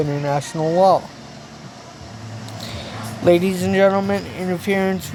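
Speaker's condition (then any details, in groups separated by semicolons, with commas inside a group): Cerebral palsy; from birth, walks with walker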